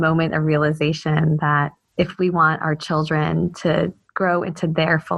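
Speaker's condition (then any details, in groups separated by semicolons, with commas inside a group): No condition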